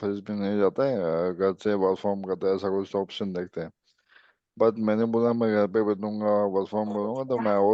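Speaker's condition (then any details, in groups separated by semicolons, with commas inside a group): ALS; speech improved a little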